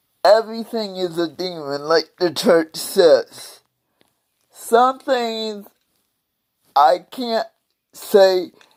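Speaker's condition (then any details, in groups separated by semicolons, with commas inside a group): Cerebral palsy; several unnoticed strokes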